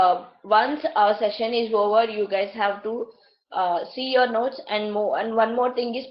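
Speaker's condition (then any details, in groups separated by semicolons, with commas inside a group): No condition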